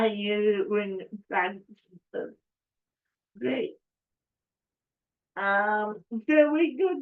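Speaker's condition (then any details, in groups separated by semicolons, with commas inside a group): Cerebral palsy; affects speech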